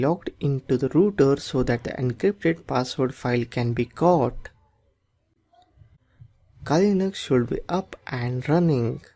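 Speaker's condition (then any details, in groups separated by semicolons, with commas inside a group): No condition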